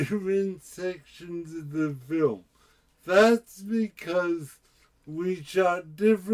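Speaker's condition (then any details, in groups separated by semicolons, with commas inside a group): Cerebral palsy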